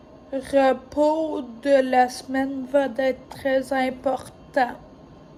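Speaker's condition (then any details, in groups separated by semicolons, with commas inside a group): Ataxia; degenerative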